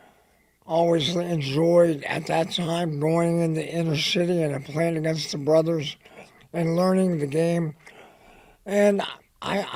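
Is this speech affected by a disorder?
Yes: head and neck cancer; dry throat, dry mouth.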